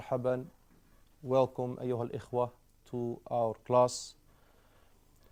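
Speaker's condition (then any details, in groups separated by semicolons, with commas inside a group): No condition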